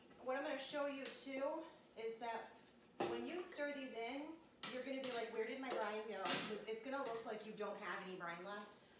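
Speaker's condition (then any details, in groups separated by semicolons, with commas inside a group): No condition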